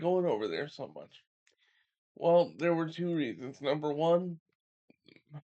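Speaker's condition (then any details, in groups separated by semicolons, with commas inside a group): Cerebral palsy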